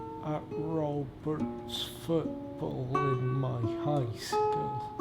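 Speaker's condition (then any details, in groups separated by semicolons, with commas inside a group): Acquired brain injury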